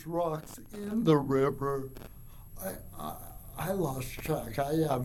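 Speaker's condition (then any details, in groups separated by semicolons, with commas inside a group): Cerebral palsy; from birth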